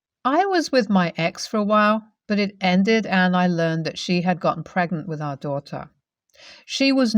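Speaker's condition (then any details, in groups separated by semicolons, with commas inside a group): No condition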